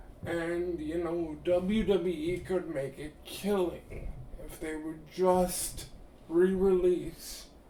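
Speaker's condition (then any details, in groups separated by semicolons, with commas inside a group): Cerebral palsy; limbs affected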